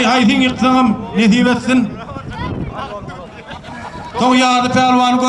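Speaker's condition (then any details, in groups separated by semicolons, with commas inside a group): No condition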